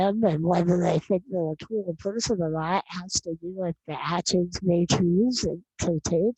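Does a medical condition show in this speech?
Yes: non-progressive muscular dystrophy.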